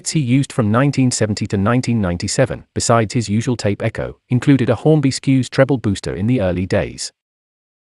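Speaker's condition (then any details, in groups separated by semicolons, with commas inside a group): No condition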